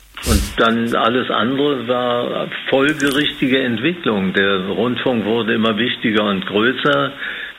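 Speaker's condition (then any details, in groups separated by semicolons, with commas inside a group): Parkinson's disease; years of hand tremor holding a glass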